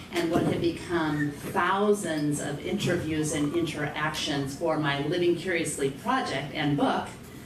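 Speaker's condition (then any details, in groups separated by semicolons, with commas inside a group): No condition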